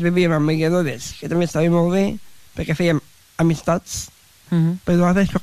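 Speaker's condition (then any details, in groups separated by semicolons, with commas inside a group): Down syndrome; needs extra time to understand and process explanations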